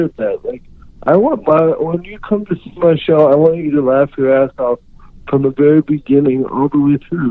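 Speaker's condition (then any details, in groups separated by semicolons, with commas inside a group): Cerebral palsy; unable to write or type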